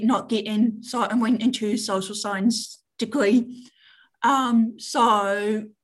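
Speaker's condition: Deafness

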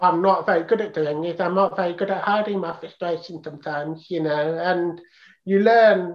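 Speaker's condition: Profound deafness, congenital profound deafness; learned to speak via speech trainer, mimicking mother's sounds, hours daily, uses sign language socially

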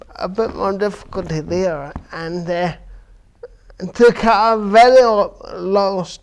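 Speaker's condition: Cerebral palsy; from birth; affects verbal speech

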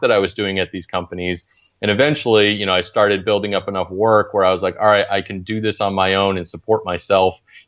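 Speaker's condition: No condition

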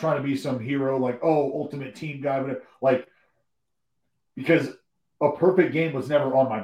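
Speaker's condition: No condition

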